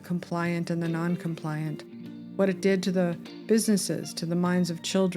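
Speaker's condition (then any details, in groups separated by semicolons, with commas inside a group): No condition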